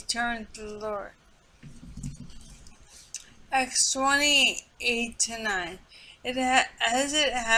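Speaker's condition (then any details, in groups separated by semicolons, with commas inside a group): Multiple sclerosis; speech affected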